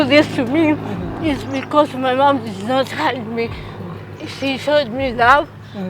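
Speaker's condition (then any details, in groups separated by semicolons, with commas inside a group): Cerebral palsy; from birth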